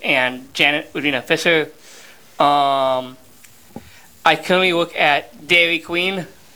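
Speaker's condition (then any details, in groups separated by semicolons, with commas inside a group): Down syndrome; 32 years old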